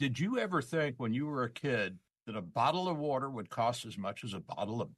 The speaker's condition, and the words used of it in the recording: No condition.